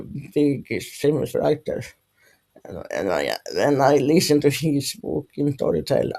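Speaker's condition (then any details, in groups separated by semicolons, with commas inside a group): Dystonia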